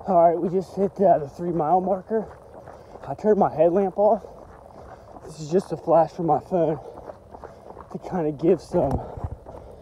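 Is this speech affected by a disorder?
No.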